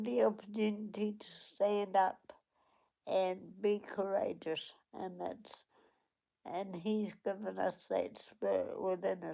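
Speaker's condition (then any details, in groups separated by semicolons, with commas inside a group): Cerebral palsy; onset at 8 days old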